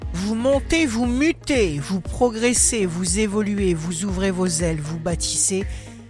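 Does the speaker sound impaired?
No.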